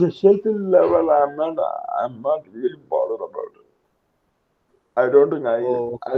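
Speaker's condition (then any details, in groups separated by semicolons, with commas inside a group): Cerebral palsy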